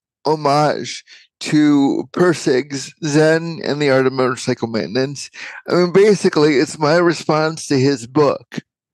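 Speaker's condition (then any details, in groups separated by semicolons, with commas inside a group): Cerebral palsy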